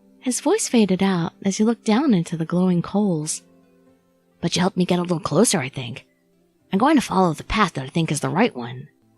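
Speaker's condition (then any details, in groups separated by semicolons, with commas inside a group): No condition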